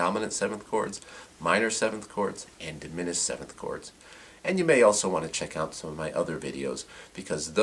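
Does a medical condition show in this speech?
No.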